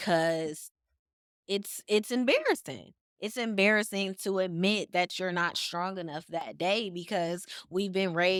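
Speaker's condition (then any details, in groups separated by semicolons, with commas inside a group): No condition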